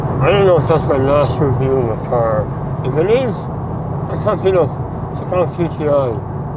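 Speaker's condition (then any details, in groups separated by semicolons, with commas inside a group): Mouth cancer surgery; speech altered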